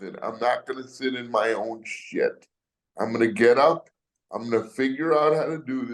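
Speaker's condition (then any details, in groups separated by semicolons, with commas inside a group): Cerebral palsy; wheelchair user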